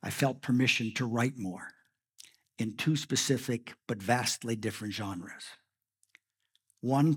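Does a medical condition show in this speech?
No.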